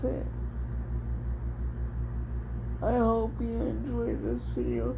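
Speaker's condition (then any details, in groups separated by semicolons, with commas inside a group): Cerebral palsy; dystonia in hands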